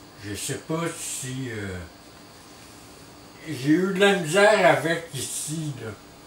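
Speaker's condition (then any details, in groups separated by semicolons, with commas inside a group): Traumatic brain injury; surgery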